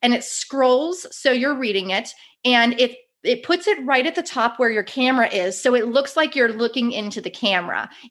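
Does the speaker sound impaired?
No.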